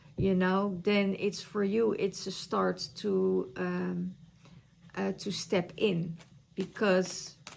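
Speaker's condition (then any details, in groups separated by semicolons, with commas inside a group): No condition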